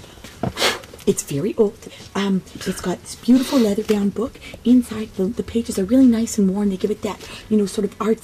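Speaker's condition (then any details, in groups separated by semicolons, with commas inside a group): No condition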